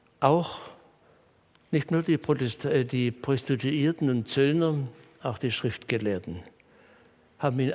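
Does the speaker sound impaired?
No.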